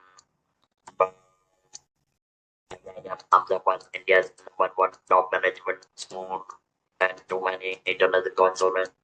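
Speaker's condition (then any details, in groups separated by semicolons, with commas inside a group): Throat cancer, electrolarynx user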